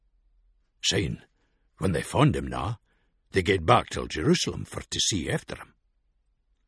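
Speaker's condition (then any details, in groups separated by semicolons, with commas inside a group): No condition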